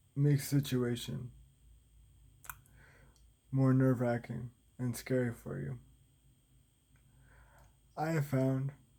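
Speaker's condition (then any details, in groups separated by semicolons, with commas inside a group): Cerebral palsy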